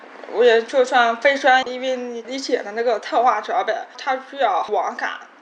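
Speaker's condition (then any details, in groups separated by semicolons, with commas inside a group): Hearing impairment; registered hearing disability, hearing damaged in childhood by an accident; completed rehabilitation training, parents spoke behind back, daily word drills repeated hundreds of times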